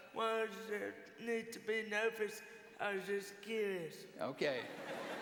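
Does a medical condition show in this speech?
Yes: cerebral palsy; from birth, uses wheelchair.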